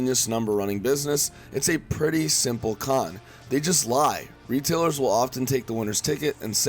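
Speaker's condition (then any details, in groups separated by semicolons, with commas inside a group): No condition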